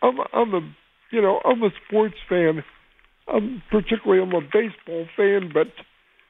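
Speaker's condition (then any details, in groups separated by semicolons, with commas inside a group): Cerebral palsy; unable to walk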